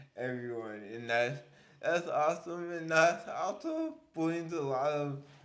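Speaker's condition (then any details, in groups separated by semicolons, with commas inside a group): Cerebral palsy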